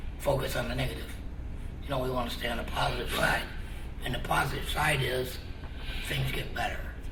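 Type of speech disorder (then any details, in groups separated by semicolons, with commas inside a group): Speech with a voice prosthesis; laryngectomy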